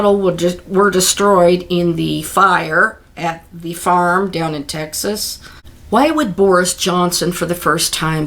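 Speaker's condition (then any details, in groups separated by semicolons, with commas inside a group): No condition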